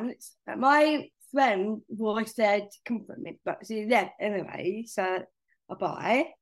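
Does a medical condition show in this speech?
Yes: Down syndrome; from birth, major heart surgery at 5 months old; age 21.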